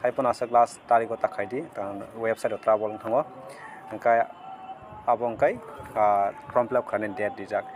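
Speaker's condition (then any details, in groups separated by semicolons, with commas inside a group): No condition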